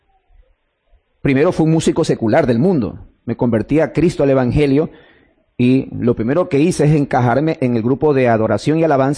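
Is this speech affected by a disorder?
No.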